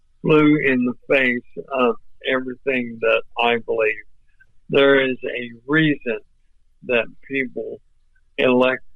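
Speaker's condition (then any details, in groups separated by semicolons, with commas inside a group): ALS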